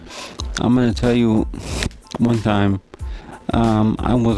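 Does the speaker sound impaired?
Yes: cerebral palsy; pre-op sedatives.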